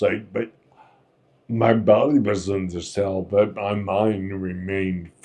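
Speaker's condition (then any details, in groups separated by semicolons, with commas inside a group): Friedreich's ataxia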